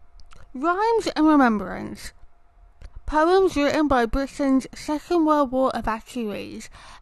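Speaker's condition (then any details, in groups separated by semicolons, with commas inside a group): Tongue cancer; chemotherapy, no spread beyond lymph nodes, windpipe clear on x-ray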